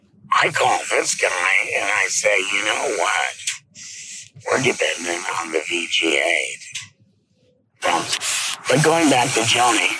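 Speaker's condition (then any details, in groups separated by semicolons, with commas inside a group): Laryngectomy; rattles esophagus like vocal cords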